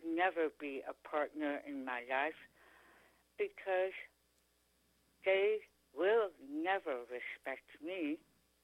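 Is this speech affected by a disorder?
Yes: tongue cancer; stage 4 tongue cancer, chronic sore throat, 3/4 tongue removed by dr. Oxford, second surgery; after surgery could not speak or swallow, feeding tube, now speaks pretty clearly.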